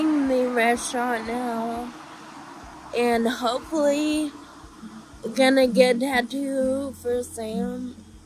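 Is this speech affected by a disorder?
Yes: Friedreich's ataxia; progressive neuromuscular disability, scoliosis, spine surgery at 15; slow slurred speech, swallowing difficulty, shortness of breath.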